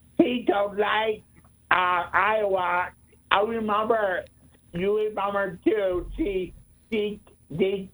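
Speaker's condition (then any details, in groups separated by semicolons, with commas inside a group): Speech impediment; tries to talk really clearly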